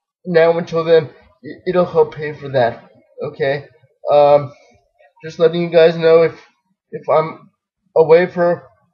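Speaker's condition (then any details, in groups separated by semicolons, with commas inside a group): Spastic diplegia cerebral palsy; spastic diplegia, wheelchair user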